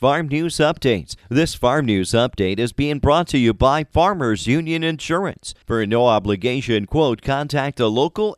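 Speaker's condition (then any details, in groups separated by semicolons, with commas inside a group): No condition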